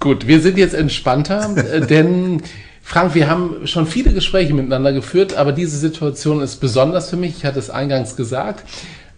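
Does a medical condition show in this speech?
No.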